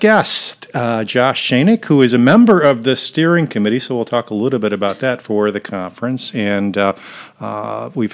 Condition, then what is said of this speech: No condition.